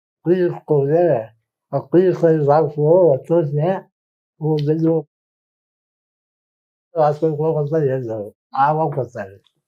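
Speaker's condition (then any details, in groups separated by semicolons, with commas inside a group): Tongue cancer surgery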